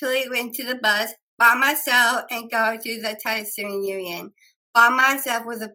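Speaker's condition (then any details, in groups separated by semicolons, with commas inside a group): Down syndrome; three copies of 21st chromosome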